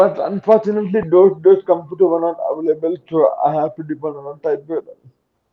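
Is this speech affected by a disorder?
Yes: cerebral palsy.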